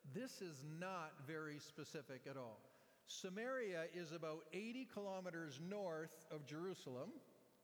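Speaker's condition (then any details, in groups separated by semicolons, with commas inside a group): No condition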